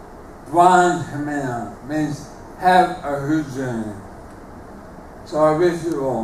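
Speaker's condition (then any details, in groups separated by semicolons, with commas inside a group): Motor neuron disease; terminal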